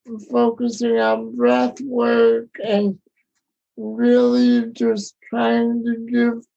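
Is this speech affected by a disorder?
Yes: cerebral palsy; daily wheelchair use for mobility, adaptive yoga with breath work, less need felt for physical therapy.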